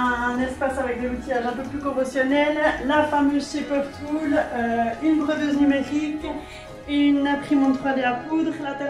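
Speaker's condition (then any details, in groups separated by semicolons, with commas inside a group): No condition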